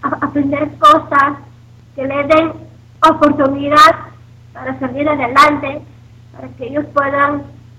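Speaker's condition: Down syndrome; recites own poems, answers interview questions in full sentences

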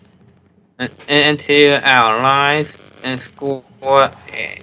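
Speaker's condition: Down syndrome

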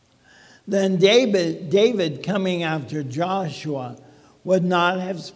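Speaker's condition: ALS; talking funny

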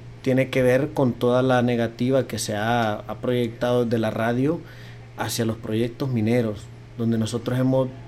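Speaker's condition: No condition

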